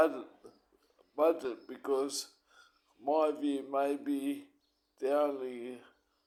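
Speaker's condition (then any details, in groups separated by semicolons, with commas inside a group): Cerebral palsy; uses wheelchair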